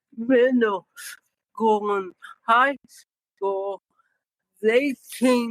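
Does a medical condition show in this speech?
Yes: cerebral palsy.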